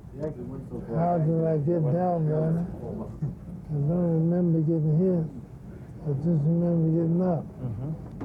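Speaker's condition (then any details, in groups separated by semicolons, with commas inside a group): Parkinson's syndrome; no tremor, no weakness; sometimes slurred speech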